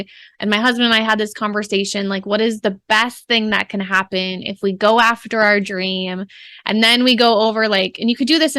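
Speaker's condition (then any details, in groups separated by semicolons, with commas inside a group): No condition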